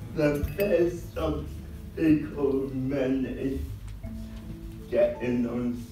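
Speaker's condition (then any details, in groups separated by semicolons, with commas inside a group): Cerebral palsy; predicted never to talk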